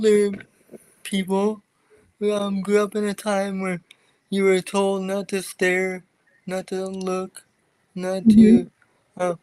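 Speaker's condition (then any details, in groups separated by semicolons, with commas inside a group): Cerebral palsy; from birth, wheelchair user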